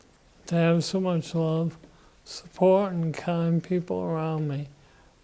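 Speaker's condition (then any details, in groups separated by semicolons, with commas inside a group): Parkinson's disease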